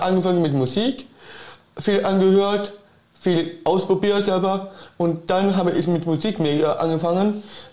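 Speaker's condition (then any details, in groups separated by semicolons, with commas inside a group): Down syndrome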